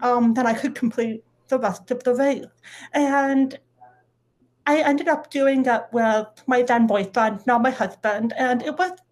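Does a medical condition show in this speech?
Yes: deafness; medical diagnosis, no sign language, relies on lip reading and captions; able to talk, speech therapy for most of life.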